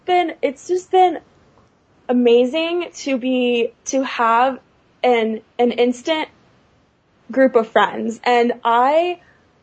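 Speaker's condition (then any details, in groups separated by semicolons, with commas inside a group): Stuttering; stuttering whole life, long hidden by avoiding talking, expected at 13 it would go away; stutters openly, no longer hides stuttering; stuttered speech, formerly avoided talking and seemed shy; repeated sounds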